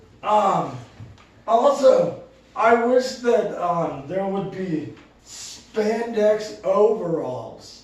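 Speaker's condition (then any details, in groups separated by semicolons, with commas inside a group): Cerebral palsy; movement disorder since childhood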